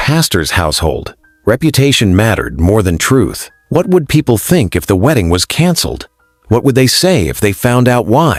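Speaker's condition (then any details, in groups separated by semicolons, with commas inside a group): No condition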